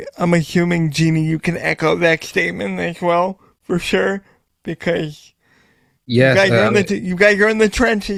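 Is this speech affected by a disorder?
Yes: cerebral palsy.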